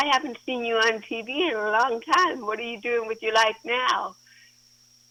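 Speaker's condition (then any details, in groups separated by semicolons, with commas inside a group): Cerebral palsy; since birth, cervical spine surgery C1-C7, lower back spine surgery; can stand, part-time wheelchair, physical and occupational therapy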